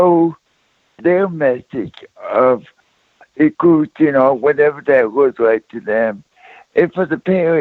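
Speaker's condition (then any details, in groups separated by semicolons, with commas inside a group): Cerebral palsy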